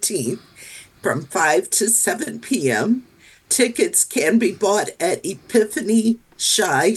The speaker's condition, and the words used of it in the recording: Spasmodic dysphonia. And one other thing I want to mention, people are probably like, what's wrong with her voice?